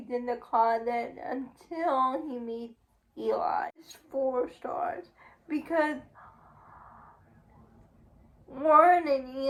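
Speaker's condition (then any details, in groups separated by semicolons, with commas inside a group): Cerebral palsy; uses wheelchair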